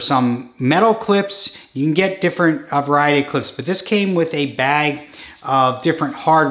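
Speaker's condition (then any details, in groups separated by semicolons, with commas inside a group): No condition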